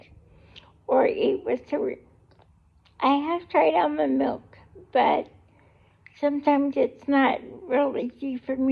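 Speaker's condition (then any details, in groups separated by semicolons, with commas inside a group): Cerebral palsy; able to talk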